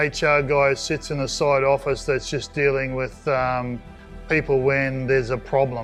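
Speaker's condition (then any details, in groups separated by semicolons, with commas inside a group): No condition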